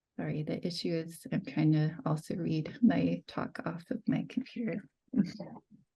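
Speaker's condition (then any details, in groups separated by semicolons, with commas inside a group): No condition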